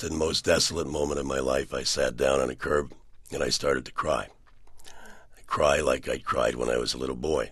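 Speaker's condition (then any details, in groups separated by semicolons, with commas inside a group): Partial laryngectomy for throat cancer; 80% larynx removed, Cleveland Clinic experimental surgery attaching left neck muscles, long-term trach; unable to speak about two years, once sounded like Brando, voice now improved but noticeably altered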